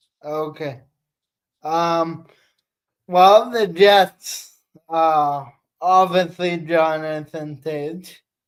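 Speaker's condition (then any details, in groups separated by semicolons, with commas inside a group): Cerebral palsy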